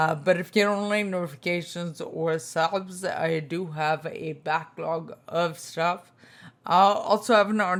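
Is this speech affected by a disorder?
Yes: spinocerebellar ataxia type 2, SCA2; tongue.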